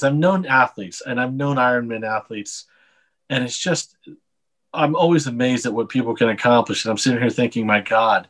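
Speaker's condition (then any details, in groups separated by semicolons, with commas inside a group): No condition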